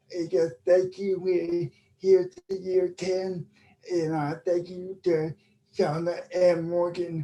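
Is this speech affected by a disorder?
Yes: cerebral palsy.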